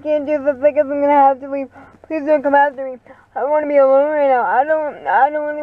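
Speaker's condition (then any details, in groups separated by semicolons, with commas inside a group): Cerebral palsy, dystonic hemiplegia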